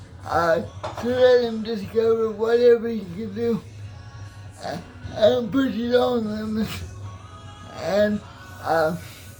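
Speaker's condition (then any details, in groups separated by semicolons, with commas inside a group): Cerebral palsy, spastic, mild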